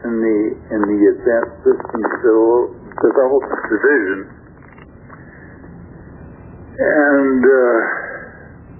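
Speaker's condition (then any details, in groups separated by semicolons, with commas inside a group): Stroke affecting throat muscles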